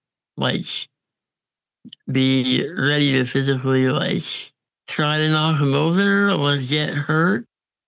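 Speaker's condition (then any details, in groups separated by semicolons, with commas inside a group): Congenital muscular dystrophy; uses ventilator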